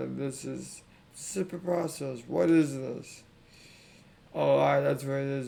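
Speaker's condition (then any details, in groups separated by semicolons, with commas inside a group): Cerebral palsy; affects legs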